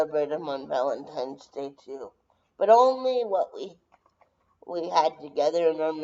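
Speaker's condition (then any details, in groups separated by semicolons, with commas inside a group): Brain injury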